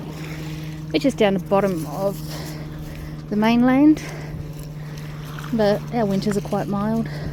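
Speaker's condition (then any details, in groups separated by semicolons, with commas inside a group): No condition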